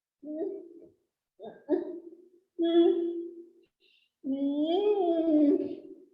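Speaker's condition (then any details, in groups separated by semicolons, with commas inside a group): Cerebral palsy; since birth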